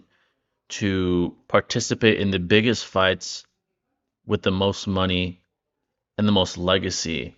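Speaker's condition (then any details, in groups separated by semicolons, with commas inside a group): No condition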